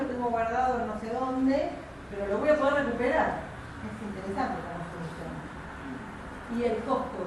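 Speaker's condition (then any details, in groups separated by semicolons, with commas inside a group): No condition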